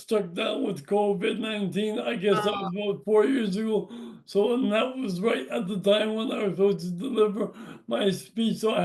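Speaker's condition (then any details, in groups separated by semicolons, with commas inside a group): Brain injury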